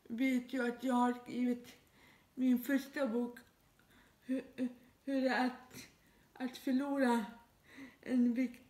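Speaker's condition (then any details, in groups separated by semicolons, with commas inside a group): Dyskinetic cerebral palsy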